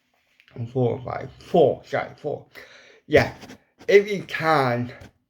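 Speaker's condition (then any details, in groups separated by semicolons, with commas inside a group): Cerebral palsy; mild, ataxic type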